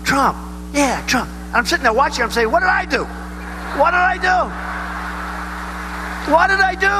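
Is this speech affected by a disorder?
No.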